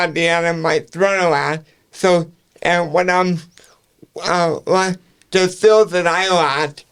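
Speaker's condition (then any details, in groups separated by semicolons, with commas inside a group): Cerebral palsy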